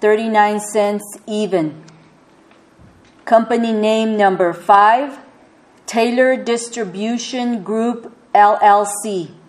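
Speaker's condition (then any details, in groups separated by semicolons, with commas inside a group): No condition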